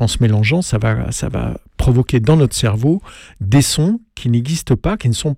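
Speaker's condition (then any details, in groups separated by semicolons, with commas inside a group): No condition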